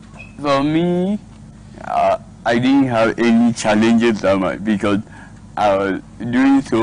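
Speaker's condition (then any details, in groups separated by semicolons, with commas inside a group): Cerebral palsy; past speech therapy, speech now quite clear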